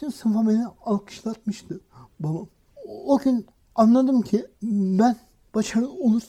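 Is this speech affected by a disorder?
Yes: cerebral palsy; no speech until age 6, school speech difficulty, reading not fluent, practised reading aloud before mirror.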